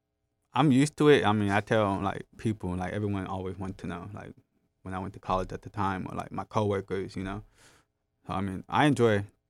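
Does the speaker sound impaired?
Yes: hard of hearing, gentamicin-induced hearing loss; hearing loss caused by Gentamicin, right ear profound near deaf, left ear moderate, wears hearing aids; hears little without them, relies on lip reading, masks hinder understanding; speech therapy due to hearing loss.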